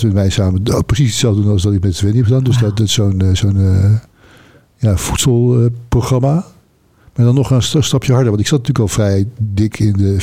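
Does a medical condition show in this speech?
Yes: Parkinson's disease; lip tremor that can start suddenly, jaw spasm mostly when falling asleep.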